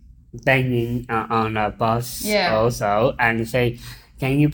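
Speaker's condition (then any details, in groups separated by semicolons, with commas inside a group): Down syndrome; intellectual disability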